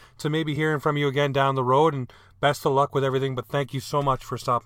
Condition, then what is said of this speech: No condition.